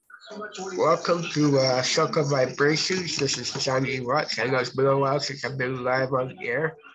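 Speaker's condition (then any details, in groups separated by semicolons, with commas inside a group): Cerebral palsy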